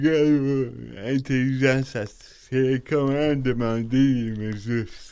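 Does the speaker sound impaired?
Yes: cerebral palsy; wheelchair user, stair-climbing wheelchair chosen for autonomy, not subsidized; self-described as speaking a bit oddly, host says speech not odd at all.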